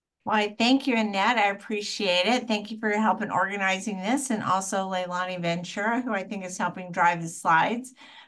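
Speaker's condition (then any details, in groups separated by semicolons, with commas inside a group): No condition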